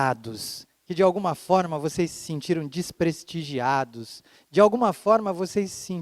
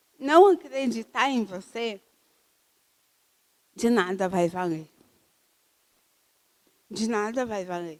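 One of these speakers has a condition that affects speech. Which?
The second: cerebral palsy; from birth, uses wheelchair; 38 years old.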